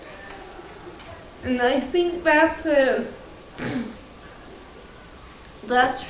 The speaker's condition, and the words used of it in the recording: Cerebral palsy. I have slightly slurred speech, which you must have noticed by now.